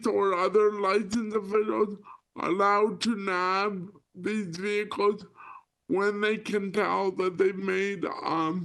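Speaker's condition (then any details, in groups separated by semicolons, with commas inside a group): Spastic cerebral palsy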